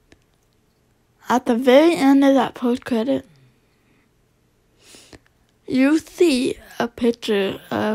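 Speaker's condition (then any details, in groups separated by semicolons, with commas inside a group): Cerebral palsy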